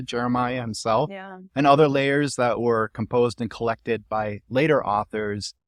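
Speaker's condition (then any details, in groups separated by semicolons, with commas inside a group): No condition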